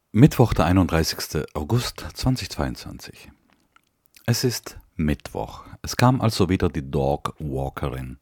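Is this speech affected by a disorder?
No.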